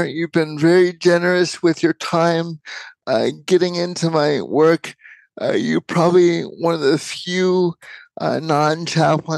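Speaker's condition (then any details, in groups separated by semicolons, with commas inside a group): Cerebral palsy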